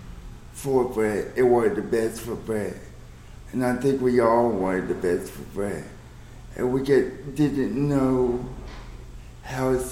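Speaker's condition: Cerebral palsy; cerebral palsy with body spasms and gyrations

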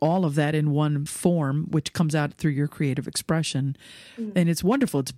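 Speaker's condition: No condition

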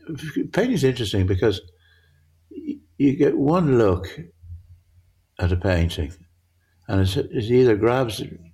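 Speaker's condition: Parkinson's; altered visual perception, difficulty judging near and far, grouped objects merge together

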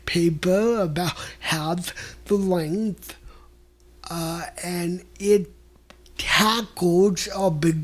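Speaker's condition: Mild cerebral palsy; mostly right side

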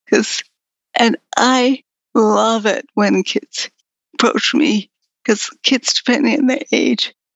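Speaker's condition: Progressive multiple sclerosis; slowly worsening, latest change is lack of voice, needs caffeine from chocolate or coffee to talk

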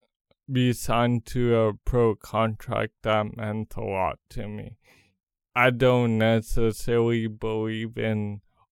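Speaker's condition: Cerebral palsy; congenital

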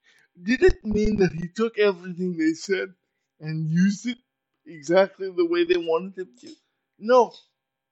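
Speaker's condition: Cerebral palsy; very little fine motor skill

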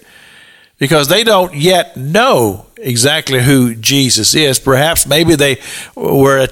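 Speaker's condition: No condition

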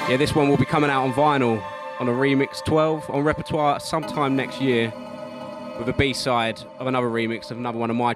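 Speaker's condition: No condition

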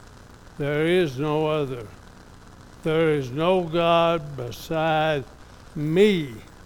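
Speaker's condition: ALS; diagnosed by doctor in Lubbock

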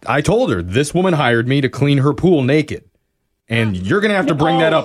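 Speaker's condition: No condition

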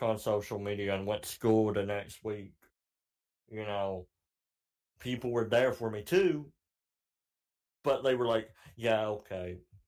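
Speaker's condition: Cleft palate; cleft palate since childhood

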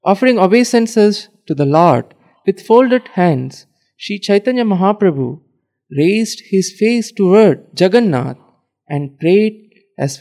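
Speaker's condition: No condition

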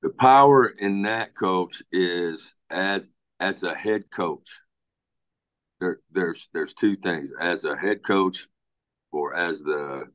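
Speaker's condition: Speech impediment (stutter); onset at age six after parents' separation, trauma-linked per speech pathologist, seen by speech pathologist; stutter still present in adulthood, severity varies; fluent at times, other times blocks, cannot get anything out, likens self to Mel Tillis; repeated sounds, repeated words

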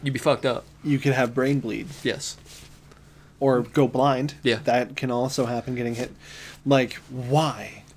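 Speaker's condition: No condition

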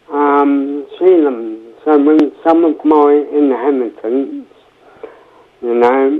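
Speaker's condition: Cerebral palsy, mild

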